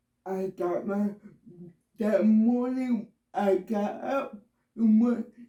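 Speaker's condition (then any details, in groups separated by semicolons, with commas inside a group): Cerebral palsy, myasthenia gravis; no hand function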